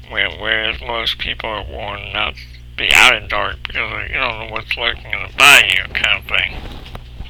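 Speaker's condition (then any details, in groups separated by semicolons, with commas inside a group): Cerebral palsy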